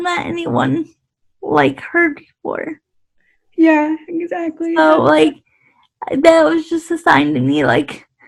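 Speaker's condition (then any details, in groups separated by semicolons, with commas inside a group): Cerebral palsy; quadriplegic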